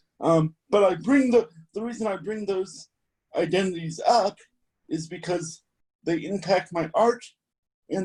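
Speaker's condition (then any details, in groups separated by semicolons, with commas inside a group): Cerebral palsy; spastic type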